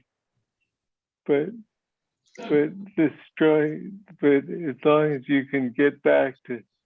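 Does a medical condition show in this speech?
Yes: Parkinson's.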